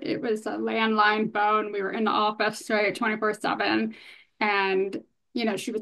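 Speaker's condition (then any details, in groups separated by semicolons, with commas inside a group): Hearing loss; bilateral, noticed about age 5, analog then digital hearing aids, right ear beyond aid benefit, left hearing aid; right cochlear implant at Johns Hopkins under a year ago, recognition 0% to 93%, considering left implant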